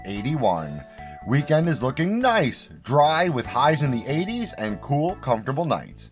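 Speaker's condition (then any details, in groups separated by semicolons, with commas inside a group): No condition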